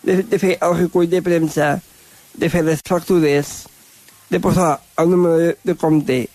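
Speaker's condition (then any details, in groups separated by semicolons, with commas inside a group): Down syndrome; different learning pace; age 30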